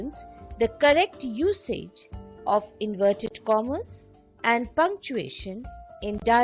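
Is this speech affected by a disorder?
No.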